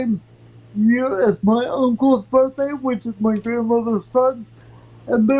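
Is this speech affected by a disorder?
Yes: cerebral palsy; from birth.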